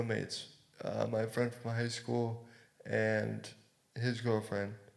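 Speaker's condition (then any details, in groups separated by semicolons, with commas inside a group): Cerebral palsy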